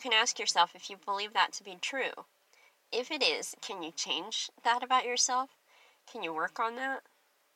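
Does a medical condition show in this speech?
Yes: cleft lip and palate; congenital, past surgeries, wears hearing aids; clear speech.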